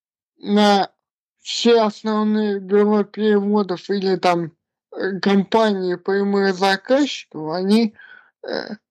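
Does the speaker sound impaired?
Yes: cerebral palsy.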